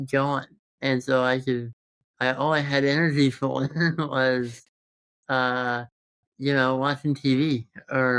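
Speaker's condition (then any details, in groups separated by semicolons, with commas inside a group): Congenital muscular dystrophy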